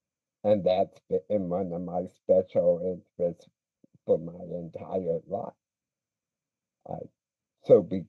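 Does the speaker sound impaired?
Yes: speech impediment; cerebral palsy considered but did not fit.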